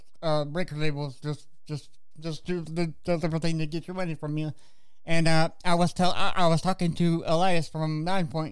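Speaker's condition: Cerebral palsy; walks with walker

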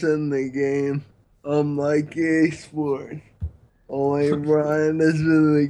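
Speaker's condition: Friedreich's ataxia; coordination and heart

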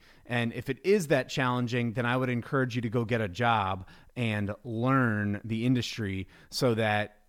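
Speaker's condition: No condition

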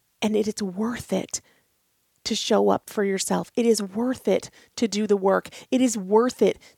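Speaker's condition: No condition

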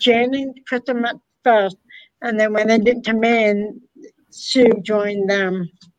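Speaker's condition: Hard of hearing, cochlear implant

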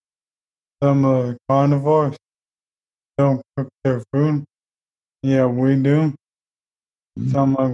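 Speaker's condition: ALS; harder to talk and be understood

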